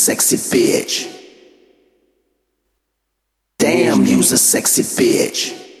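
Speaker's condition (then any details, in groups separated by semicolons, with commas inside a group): No condition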